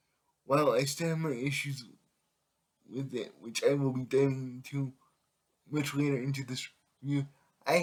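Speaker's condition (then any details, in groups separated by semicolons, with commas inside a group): Cerebral palsy; able to speak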